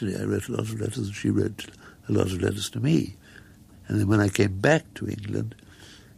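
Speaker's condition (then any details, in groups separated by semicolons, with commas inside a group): Muscular dystrophy; progressive, wheelchair user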